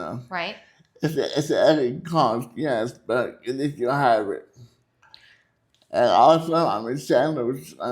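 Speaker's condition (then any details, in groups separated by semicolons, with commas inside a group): Cerebral palsy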